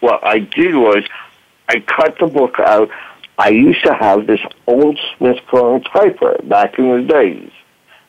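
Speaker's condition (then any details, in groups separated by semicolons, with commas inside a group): Voice box damage from tracheostomy; medic's trach tube damaged voice box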